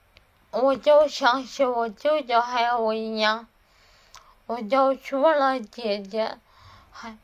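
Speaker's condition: Cerebellar atrophy, hereditary; no medication

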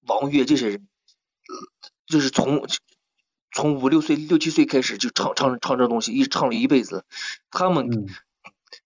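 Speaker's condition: Stuttering; stutter since childhood, Gansu Jingyuan dialect speaker; much worse speaking local dialect, fluent singing in dialect, feels comfortable within own breath rhythm; repeated sounds, repeated words

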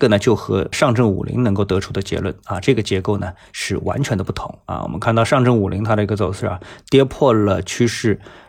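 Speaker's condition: No condition

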